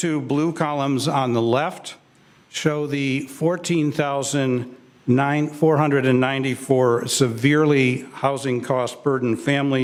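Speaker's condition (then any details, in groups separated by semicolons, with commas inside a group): No condition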